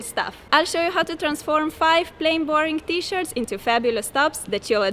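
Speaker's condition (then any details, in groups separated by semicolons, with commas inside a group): No condition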